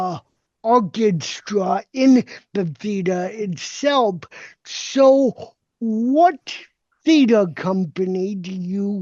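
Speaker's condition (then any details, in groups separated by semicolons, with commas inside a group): Cerebral palsy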